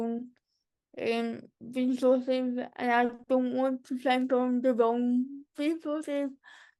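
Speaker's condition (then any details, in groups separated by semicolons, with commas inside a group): Cerebral palsy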